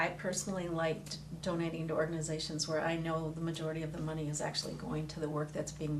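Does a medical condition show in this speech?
No.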